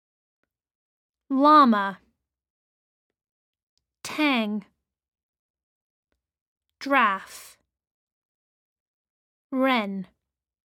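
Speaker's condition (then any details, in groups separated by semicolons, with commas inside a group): No condition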